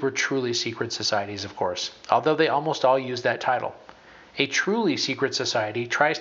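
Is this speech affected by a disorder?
No.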